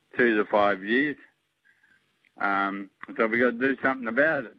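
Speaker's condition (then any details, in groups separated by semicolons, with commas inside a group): Motor neurone disease; diagnosed, no current treatment or cure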